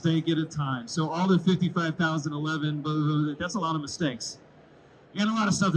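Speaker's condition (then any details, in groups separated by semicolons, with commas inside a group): No condition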